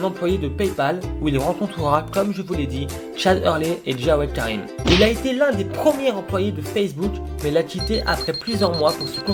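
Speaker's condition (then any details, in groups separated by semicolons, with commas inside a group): No condition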